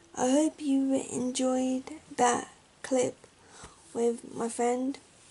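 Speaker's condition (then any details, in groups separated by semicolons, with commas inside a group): Cerebral palsy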